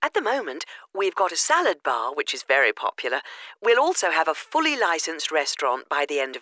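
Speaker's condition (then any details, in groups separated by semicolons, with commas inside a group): No condition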